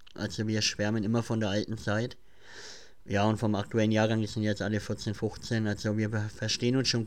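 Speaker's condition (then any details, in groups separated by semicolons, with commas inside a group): Cleft palate; cleft palate present since childhood, speech impediment; listeners messaged that he cannot be understood, mimicked and mocked when reading aloud at school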